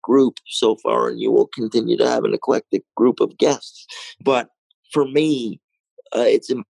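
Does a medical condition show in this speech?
Yes: cerebral palsy, mild.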